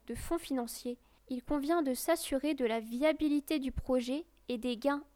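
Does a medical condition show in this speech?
No.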